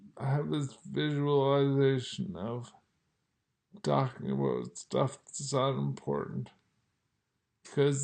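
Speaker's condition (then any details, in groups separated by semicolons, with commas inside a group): Multiple sclerosis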